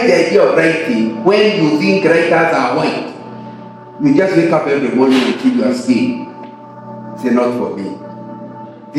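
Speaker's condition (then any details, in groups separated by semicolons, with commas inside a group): No condition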